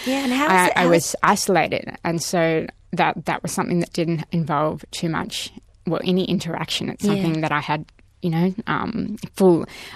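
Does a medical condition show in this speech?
Yes: profound deafness, progressive hearing loss, cochlear implants; born with moderate hearing loss about 30-40%, detected at three, total loss in 20s, bilateral cochlear implants; second implant last year after first, rehabilitation with surgeon, understands speech well even in noise.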